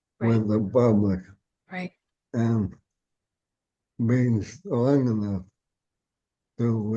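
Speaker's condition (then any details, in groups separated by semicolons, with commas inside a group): ALS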